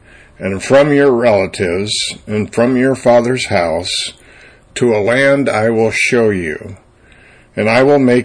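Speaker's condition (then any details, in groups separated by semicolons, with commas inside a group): No condition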